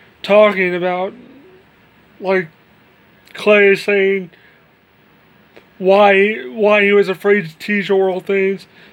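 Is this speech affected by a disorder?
Yes: cerebral palsy.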